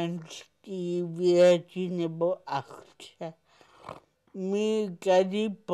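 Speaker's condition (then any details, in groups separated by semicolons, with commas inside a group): Cerebral palsy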